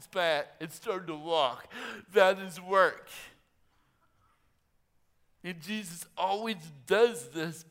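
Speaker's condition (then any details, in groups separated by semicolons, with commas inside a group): Torsion dystonia; speech altered by torso twisting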